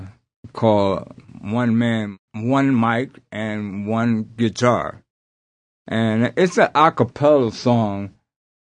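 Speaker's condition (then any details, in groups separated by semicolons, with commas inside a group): Aphasia after strokes; aphasia caused by multiple strokes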